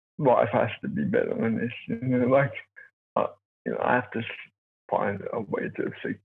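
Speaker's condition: Cerebral palsy; born two months premature

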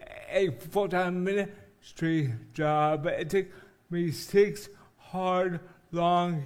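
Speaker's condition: Cerebral palsy; congenital, uses wheelchair

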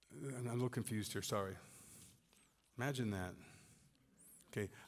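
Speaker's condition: No condition

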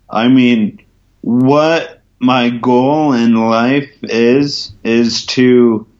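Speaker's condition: Ataxia from traumatic brain injury; cannot walk straight line

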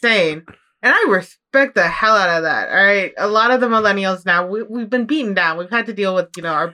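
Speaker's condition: No condition

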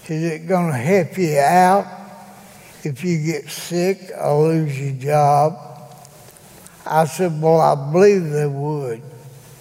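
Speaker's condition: Cerebral palsy; still able to speak

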